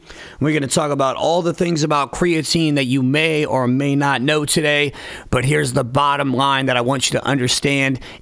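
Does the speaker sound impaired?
No.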